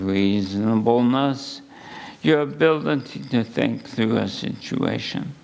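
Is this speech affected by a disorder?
Yes: ALS; under neurologist care, seeing doctors for multiple organic issues; at least a couple of months since diagnosis.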